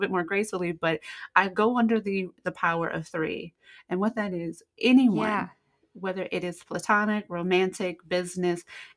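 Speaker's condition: No condition

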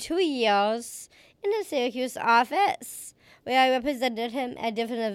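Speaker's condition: Down syndrome; age 31

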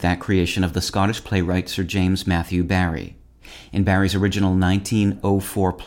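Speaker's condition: No condition

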